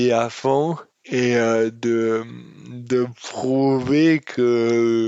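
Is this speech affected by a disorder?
Yes: dystonia; speech disorder.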